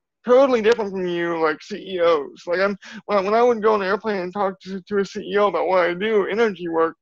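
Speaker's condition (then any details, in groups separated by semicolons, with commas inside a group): Cerebral palsy; from birth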